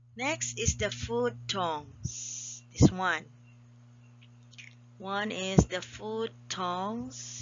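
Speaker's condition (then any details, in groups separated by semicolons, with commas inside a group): No condition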